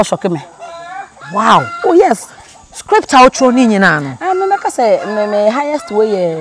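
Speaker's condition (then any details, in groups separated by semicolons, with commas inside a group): No condition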